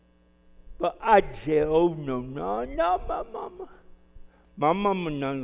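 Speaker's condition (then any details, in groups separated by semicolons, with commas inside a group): Cerebral palsy; speech impediment, talks funny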